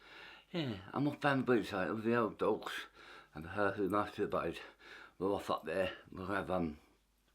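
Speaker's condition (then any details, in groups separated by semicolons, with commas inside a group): Tongue cancer; half tongue removed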